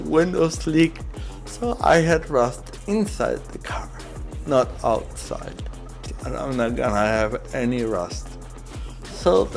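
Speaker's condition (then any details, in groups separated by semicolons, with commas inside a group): Cerebral palsy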